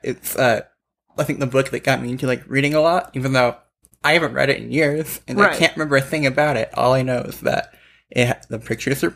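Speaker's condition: Bilateral cleft lip and palate, complete bilateral cleft lip and palate; two failed hip-to-jaw bone grafts, first at six, last surgery about four years ago, more planned

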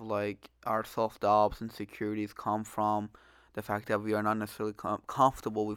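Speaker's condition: No condition

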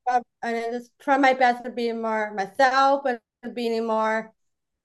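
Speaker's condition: Down syndrome; Down syndrome from birth, born without esophagus, blocked bowel, surgery right after birth, cord wrapped around throat three times; may be a little hard to understand, mother helps a little, host understood nearly everything, host once asked for a repeat

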